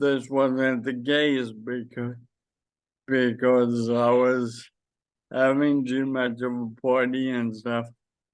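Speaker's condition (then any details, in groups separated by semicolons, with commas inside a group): Friedreich's ataxia; diagnosed at age 16; does voice exercises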